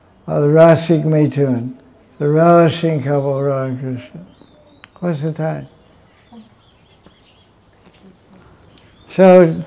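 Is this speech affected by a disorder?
Yes: deafness; self-reported; unsure of microphone volume, asks audience whether heard, finds sound way too loud; fluent spoken lecture, reads translations aloud, relies on audience feedback for volume.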